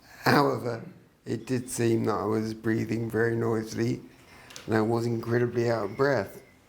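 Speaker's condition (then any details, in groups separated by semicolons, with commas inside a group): Traumatic brain injury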